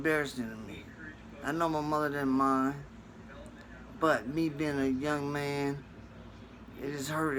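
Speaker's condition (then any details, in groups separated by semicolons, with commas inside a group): Traumatic brain injury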